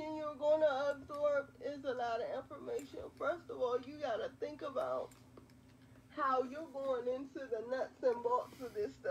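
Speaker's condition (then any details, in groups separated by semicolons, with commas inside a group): Quadriplegic cerebral palsy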